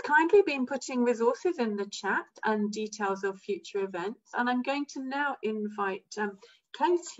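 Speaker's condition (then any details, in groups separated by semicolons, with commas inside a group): No condition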